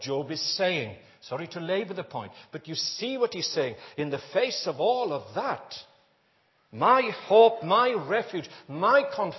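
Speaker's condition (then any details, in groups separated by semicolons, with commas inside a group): No condition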